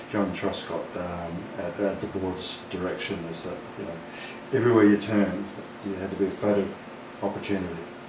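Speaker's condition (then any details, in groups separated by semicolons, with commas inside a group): No condition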